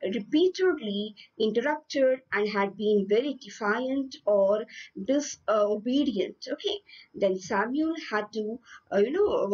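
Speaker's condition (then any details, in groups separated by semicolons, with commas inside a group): No condition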